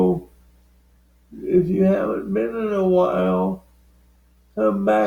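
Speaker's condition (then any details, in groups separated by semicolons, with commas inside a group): Cerebral palsy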